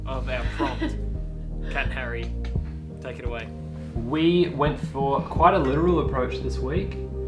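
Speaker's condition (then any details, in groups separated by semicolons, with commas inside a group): No condition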